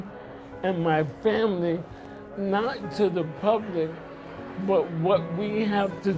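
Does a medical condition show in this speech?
Yes: ALS; slurred speech early sign.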